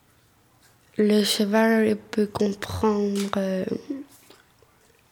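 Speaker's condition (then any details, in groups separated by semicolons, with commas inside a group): Down syndrome; trisomy 21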